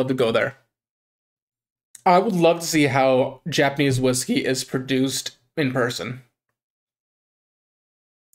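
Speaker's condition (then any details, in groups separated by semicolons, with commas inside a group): No condition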